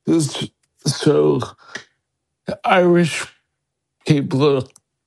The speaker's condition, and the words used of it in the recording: Ataxia. It has given me definitely a lot more confidence, speech-wise, but I am asked less often to repeat myself